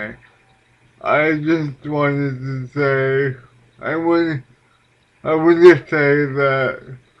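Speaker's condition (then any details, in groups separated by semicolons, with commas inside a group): Cerebral palsy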